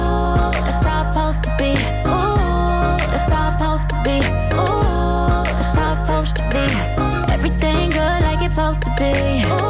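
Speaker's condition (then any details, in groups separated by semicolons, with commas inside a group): No condition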